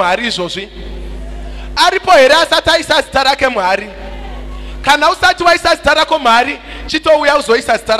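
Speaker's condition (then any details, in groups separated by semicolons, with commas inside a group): No condition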